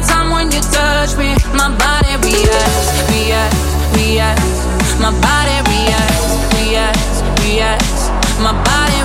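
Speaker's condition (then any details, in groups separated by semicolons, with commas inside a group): No condition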